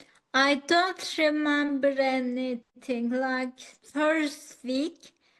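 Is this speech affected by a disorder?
Yes: acquired ataxia.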